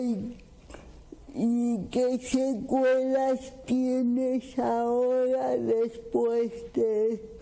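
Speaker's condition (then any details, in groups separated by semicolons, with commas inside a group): Cerebral palsy; speaks with difficulty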